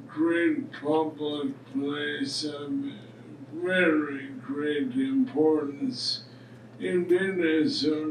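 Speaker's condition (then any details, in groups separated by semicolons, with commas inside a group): ALS; speech difficulty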